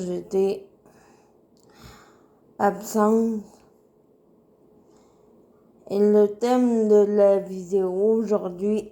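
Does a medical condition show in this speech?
Yes: cerebral palsy.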